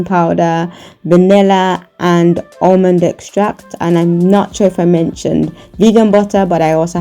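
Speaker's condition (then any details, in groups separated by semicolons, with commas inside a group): No condition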